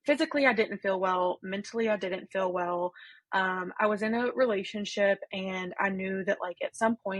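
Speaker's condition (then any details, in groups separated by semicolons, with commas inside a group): No condition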